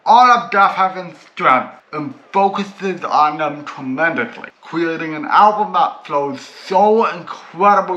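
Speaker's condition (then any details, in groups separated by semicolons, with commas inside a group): Cerebral palsy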